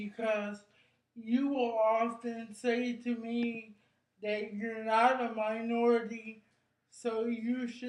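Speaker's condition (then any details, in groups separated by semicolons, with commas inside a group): Cerebral palsy; brain injury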